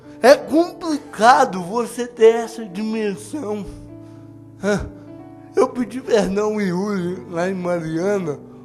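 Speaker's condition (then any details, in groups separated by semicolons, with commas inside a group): Cerebral palsy; no speech as child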